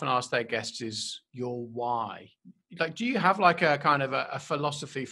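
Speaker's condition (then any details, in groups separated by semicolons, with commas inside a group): No condition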